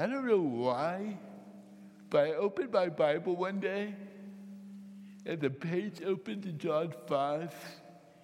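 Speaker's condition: Cerebral palsy, mild; can't speak right, voice hard to understand, must preface phone calls with strangers

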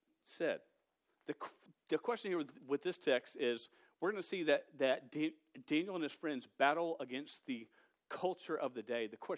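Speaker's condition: Stuttering; long-standing stutter, present over 24 years, once fought calling to teach because unable to talk; stammers when nervous; repeated sounds, repeated words, blocks

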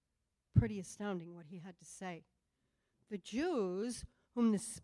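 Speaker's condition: No condition

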